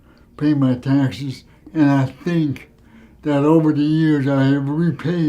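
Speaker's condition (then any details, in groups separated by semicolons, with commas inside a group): Cerebral palsy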